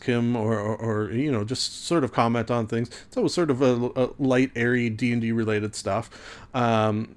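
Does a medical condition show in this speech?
No.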